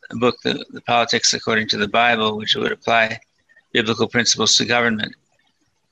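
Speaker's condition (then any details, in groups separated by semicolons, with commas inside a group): Parkinson's disease, mild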